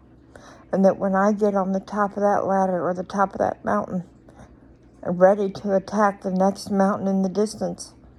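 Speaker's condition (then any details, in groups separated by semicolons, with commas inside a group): Cerebral palsy; speech noticeably atypical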